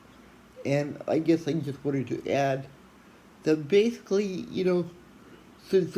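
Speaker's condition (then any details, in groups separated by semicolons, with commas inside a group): Athetoid cerebral palsy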